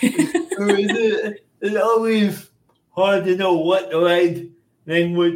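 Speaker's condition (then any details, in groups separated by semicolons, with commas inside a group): Cerebral palsy; mid-range severity, spasms, speech impairments, speaks without device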